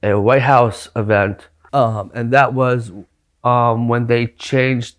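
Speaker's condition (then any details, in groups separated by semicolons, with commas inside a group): Down syndrome; experienced public speaker, speaking publicly called a talent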